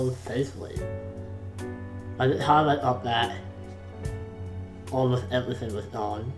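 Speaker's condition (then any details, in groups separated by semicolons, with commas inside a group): Facial palsy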